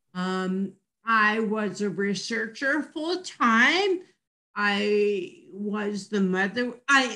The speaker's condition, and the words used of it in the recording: Dysarthria. Like my dysarthria is about relearning how to talk.